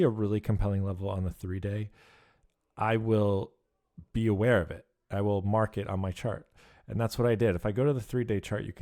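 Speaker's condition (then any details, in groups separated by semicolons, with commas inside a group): No condition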